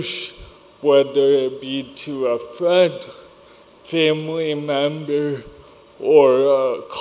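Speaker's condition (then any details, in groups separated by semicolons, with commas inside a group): Cerebral palsy; high functioning, walks and talks; speech impediment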